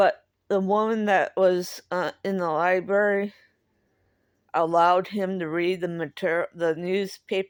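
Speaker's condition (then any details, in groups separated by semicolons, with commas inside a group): Cerebral palsy; speaks differently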